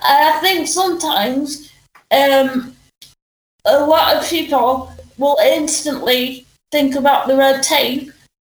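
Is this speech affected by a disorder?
Yes: cerebral palsy; unable to stand, walk or sit independently, limited hand use; relies on power chair, needs help with eating, drinking and all daily tasks, employs own staff team.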